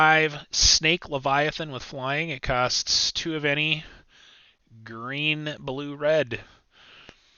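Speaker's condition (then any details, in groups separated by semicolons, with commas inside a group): No condition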